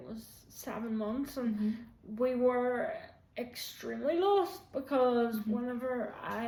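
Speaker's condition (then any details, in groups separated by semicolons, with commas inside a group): Quadriplegic cerebral palsy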